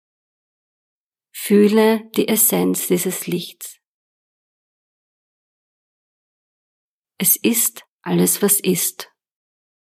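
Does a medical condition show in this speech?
No.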